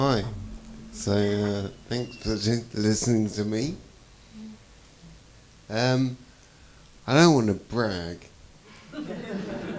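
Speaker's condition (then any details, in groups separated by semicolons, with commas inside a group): Traumatic brain injury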